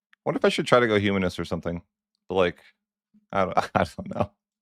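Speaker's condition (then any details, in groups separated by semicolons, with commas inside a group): No condition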